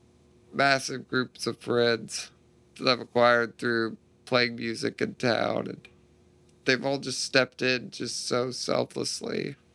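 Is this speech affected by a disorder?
Yes: Duchenne muscular dystrophy; spontaneous mutation, no family history, diagnosed at age 3, too weak to walk, wheelchair since age 12.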